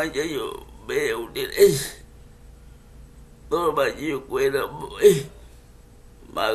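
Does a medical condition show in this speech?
Yes: cerebral palsy; condition affects speech.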